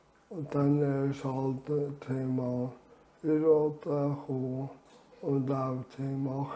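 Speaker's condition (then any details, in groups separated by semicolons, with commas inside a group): ALS; diagnosed at age 43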